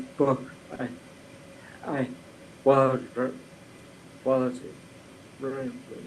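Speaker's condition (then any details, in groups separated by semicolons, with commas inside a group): Brain injury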